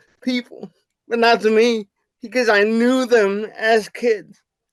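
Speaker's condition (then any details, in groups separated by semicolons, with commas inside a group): Cerebral palsy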